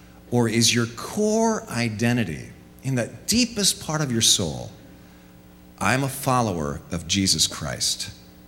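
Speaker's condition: No condition

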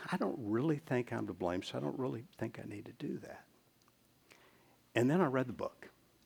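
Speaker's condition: No condition

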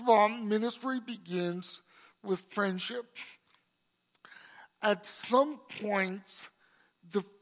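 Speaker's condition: Cerebral palsy; congenital

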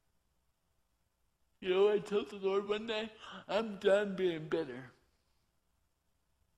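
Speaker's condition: Torsion dystonia; mild fibular cerebral palsy from birth

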